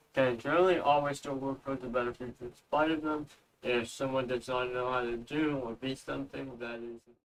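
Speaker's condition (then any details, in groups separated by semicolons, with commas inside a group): Tongue cancer surgery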